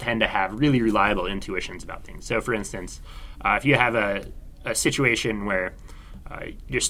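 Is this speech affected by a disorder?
No.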